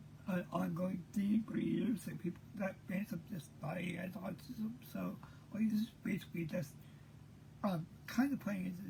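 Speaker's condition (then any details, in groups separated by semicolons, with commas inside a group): Cerebral palsy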